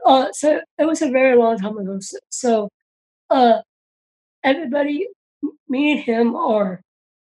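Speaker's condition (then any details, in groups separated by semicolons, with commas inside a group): Down syndrome; congenital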